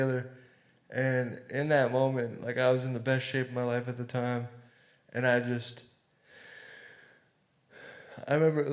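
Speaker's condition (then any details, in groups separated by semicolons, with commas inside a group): Cerebral palsy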